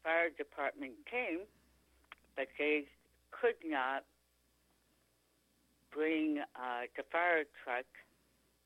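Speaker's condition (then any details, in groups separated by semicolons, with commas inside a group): Tongue cancer; two surgeries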